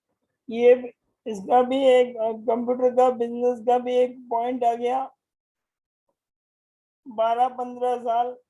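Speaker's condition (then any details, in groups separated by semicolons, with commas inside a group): Motor neuron disease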